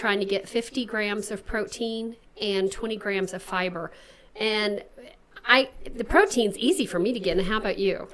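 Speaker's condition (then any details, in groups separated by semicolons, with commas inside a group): No condition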